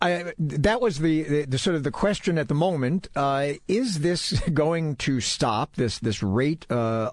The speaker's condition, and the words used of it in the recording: None; typical speech.